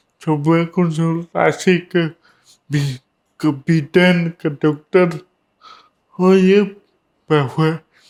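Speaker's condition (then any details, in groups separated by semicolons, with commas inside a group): Cerebral palsy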